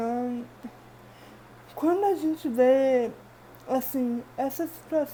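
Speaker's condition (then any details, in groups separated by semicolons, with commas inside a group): Cerebral palsy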